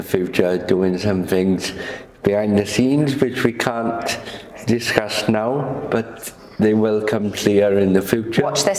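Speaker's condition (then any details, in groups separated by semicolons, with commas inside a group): Cerebral palsy; quadriplegic form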